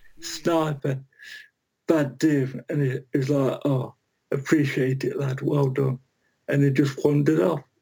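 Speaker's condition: Cerebral palsy; from birth

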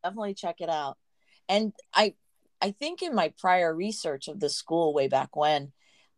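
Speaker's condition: No condition

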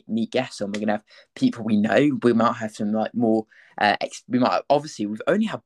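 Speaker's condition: No condition

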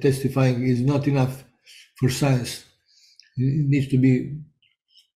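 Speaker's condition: Parkinson's disease; onset around age 55 or 56, stopped playing guitar because could not play syncopation; about 12 years since diagnosis, ping pong therapy 2-3 times weekly, syncopation regained, symptoms improved

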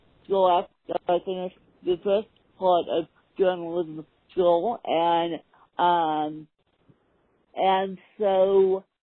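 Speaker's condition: Ataxic spastic cerebral palsy; physical disability

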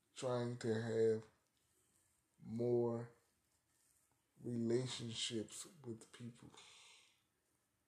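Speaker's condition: Cerebral palsy; arthritis

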